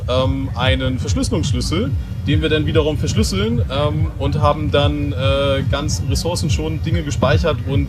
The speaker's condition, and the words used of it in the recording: None; typical speech.